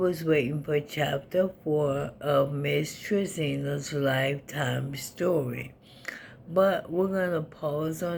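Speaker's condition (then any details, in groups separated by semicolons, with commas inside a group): ALS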